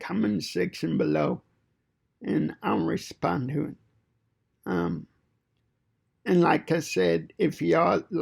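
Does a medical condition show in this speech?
Yes: cerebral palsy; fine motor impairment.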